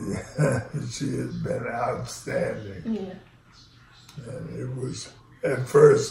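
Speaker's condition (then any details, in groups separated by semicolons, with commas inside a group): ALS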